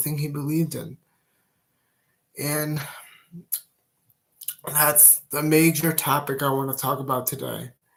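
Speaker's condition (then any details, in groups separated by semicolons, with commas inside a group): Cerebral palsy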